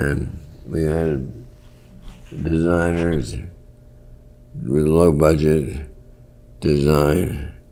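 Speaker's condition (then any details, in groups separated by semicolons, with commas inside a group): Parkinson's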